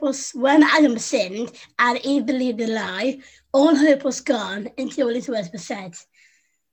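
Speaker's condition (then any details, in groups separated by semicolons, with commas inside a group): Down syndrome; present from birth, infant heart failure, heart surgery, pneumonia, stopped breathing, resuscitated, chest problems; learned to speak by copying younger sister Susie, second top grade and b in French speaking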